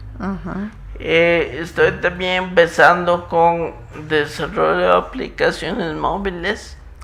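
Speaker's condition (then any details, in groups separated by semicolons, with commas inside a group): Muscular dystrophy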